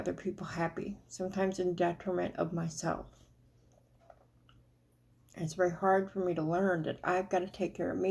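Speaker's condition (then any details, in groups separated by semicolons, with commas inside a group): Cerebral palsy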